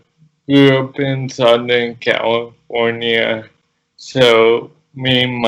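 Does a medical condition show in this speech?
Yes: cerebral palsy.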